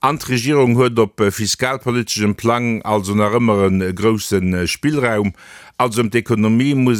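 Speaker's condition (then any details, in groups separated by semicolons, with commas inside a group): No condition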